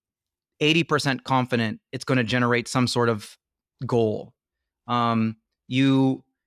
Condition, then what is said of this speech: No condition.